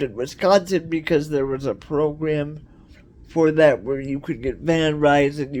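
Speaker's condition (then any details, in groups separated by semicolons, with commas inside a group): Cerebral palsy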